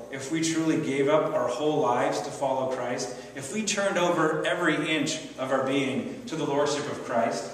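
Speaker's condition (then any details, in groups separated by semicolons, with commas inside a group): No condition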